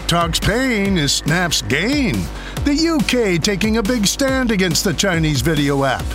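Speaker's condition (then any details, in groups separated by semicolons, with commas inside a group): No condition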